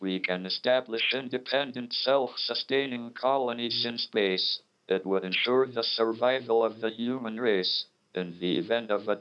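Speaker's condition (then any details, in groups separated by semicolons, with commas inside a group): Motor neuron disease (ALS), speech-generating device; diagnosed during phd at cambridge university, progressive weakness, muscle wastage, walking difficulty; body hardly works at all, bodily discomfort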